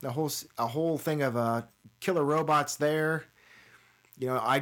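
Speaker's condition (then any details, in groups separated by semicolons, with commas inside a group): No condition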